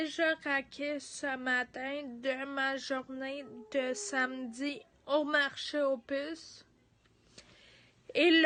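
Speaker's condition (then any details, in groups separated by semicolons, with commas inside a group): Ataxia; degenerative; physiotherapy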